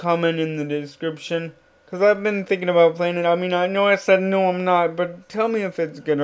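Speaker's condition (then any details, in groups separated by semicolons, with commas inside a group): Cerebral palsy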